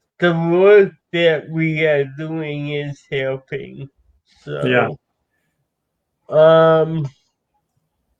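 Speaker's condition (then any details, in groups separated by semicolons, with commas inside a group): Cerebral palsy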